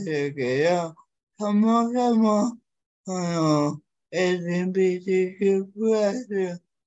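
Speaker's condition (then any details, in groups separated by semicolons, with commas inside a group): Cerebral palsy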